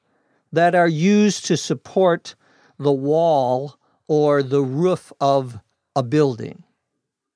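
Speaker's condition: No condition

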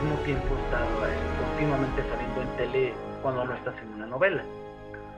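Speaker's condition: No condition

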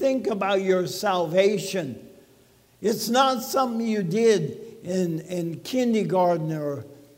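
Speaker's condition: ALS; talks funny, speech sounds abnormal

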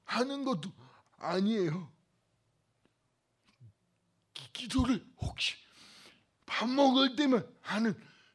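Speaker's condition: Cerebral palsy; cervical spine c2 to c7 damaged, two surgeries upcoming, not curative, may need reoperation, worsening

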